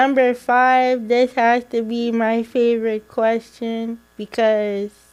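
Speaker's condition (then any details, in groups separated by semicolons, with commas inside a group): Cerebral palsy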